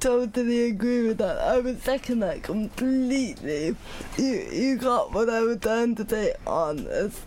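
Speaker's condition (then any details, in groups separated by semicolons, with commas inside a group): Cerebral palsy; uses a scribe for study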